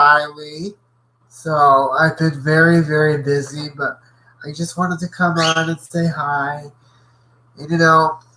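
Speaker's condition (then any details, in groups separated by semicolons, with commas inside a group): Cerebral palsy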